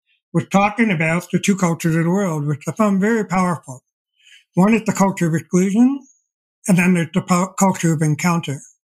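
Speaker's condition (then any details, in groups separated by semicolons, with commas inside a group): Deafblindness; progressive, diagnosed at age 28, expects eventual total blindness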